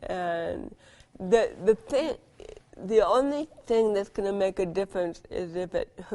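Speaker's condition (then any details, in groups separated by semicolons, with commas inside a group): Cerebral palsy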